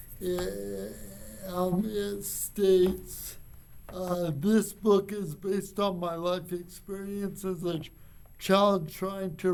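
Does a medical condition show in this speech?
Yes: cerebral palsy; from birth.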